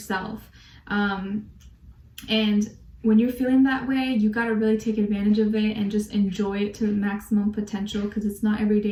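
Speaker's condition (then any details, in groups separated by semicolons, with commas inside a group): No condition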